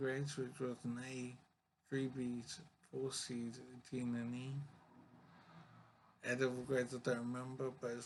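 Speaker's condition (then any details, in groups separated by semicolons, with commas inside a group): Brain injury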